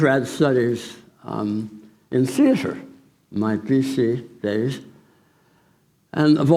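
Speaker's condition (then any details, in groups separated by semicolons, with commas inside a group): Tongue cancer surgery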